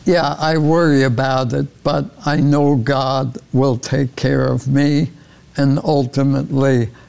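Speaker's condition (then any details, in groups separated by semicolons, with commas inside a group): ALS; progressive ALS, diagnosed over 11 years ago, initial prognosis 2 to 5 years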